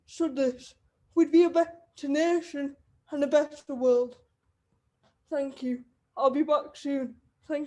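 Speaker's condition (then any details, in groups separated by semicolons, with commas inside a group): Cerebral palsy; wheelchair user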